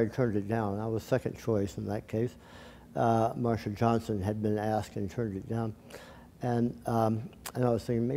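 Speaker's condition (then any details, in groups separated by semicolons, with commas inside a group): Tongue cancer surgery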